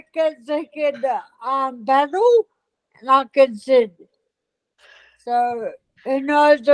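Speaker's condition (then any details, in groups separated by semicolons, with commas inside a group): Multiple system atrophy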